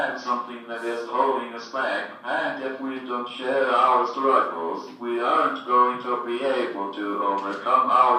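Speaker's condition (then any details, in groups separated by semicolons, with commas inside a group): Cerebral palsy, speech-generating device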